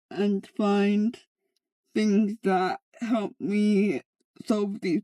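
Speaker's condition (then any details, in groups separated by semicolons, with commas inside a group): Cerebral palsy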